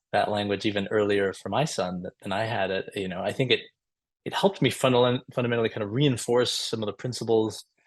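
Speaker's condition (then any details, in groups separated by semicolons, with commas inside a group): No condition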